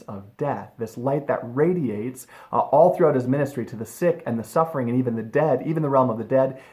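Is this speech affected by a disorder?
No.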